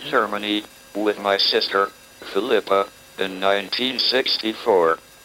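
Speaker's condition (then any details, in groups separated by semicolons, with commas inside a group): Motor neurone disease, speech-generating device; speaks only through speech synthesizer, synthesizer mispronounces some names, needs phonetic respelling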